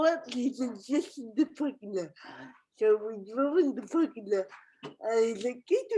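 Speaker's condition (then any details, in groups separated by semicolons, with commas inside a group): Cerebral palsy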